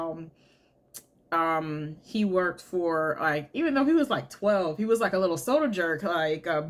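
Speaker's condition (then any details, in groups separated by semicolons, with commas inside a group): No condition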